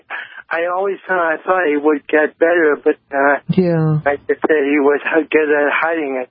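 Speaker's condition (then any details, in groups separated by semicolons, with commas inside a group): Cerebral palsy; lifelong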